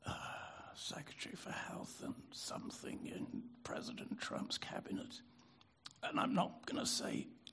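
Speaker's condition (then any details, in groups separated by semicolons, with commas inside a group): Spasmodic dysphonia; about 40 years since onset, voice therapist recommended by audiologist Joanne Tyson, teaching style changed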